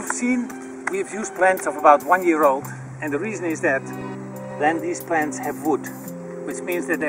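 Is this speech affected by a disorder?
No.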